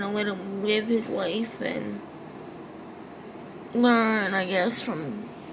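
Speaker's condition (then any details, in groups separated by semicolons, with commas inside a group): Cerebral palsy, triplegia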